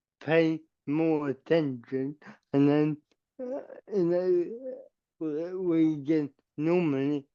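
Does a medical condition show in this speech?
Yes: cerebral palsy; permanent wheelchair user.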